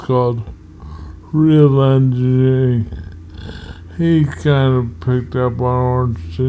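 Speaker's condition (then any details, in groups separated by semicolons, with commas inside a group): Multiple sclerosis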